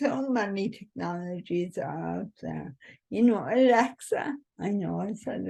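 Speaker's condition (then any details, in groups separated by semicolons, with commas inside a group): Cerebral palsy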